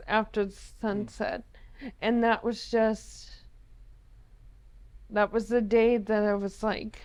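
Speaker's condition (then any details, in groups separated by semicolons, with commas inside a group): ALS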